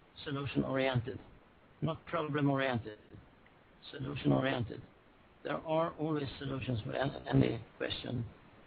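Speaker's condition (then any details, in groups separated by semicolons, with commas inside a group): Parkinson's disease; Parkinson's 21 years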